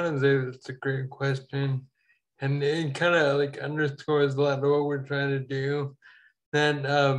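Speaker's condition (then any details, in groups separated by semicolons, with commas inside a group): Ataxia; falls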